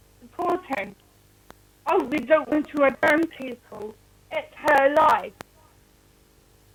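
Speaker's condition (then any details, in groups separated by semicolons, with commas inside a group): Cerebral palsy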